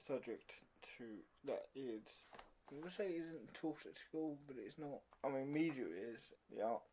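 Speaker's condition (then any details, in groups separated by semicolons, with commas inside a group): Cerebral palsy, mild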